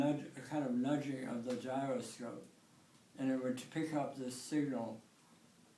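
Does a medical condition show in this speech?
Yes: tongue cancer.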